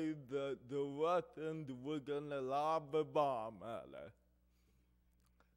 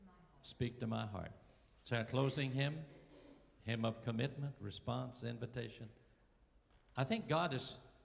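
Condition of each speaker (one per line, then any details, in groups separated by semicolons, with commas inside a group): Cerebral palsy; affects hearing and speech
No condition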